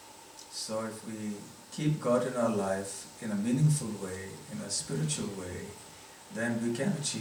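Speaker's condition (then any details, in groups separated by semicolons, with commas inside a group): No condition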